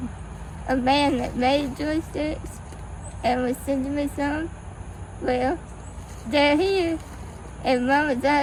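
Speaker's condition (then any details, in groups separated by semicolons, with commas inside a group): Spinal muscular atrophy type 2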